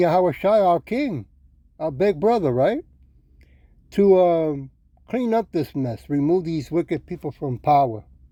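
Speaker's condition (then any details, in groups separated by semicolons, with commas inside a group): No condition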